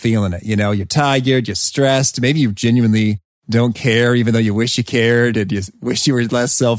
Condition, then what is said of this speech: No condition.